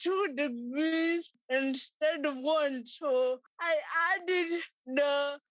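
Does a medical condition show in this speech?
Yes: cerebral palsy; no longer takes medication.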